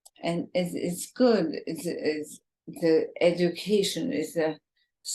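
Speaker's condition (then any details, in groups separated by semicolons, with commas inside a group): ALS, bulbar form, bulbar onset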